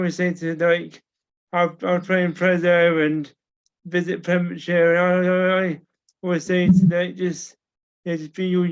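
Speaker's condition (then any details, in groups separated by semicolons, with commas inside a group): Cerebral palsy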